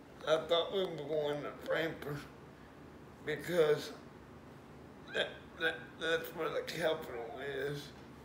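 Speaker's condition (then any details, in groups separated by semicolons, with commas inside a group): Cerebral palsy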